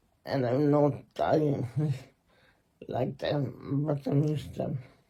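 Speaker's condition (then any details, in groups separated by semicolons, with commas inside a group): Muscular Parkinson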